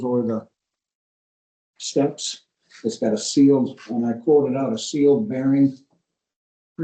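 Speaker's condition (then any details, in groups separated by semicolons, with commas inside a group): No condition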